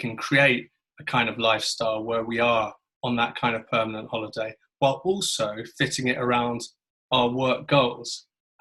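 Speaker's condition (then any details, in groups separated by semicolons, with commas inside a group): No condition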